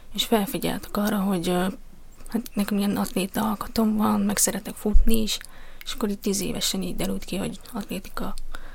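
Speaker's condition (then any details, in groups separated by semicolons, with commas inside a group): Deafness; cochlear implant 2.5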